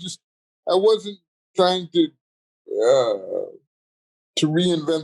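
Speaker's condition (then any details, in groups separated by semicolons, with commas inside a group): Cerebral palsy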